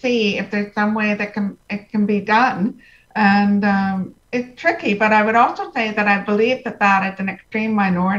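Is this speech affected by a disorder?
Yes: profound hearing loss, congenital.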